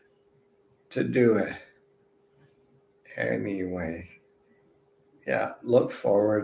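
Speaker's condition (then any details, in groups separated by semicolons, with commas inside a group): Multiple sclerosis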